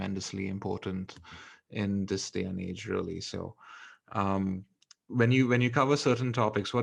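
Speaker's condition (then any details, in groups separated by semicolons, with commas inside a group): No condition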